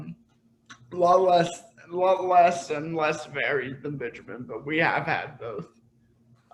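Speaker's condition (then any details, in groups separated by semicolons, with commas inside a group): Cerebral palsy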